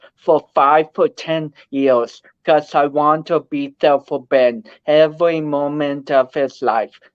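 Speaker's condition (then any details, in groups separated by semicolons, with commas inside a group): Cerebral palsy; speech affected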